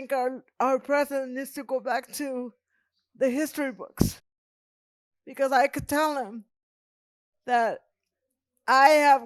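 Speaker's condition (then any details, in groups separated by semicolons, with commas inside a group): Cerebral palsy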